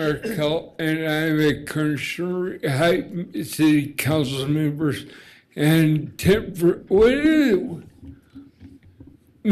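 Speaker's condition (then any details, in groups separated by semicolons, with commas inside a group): Traumatic brain injury; car crash, ejected from vehicle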